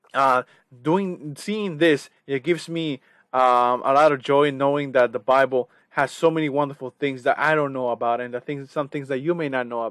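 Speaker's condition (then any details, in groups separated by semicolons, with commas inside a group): No condition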